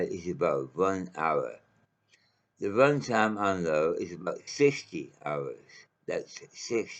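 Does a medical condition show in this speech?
Yes: mouth cancer.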